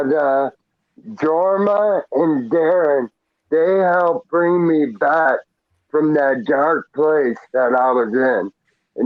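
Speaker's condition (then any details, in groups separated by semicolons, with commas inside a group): Traumatic brain injury; hit by car as pedestrian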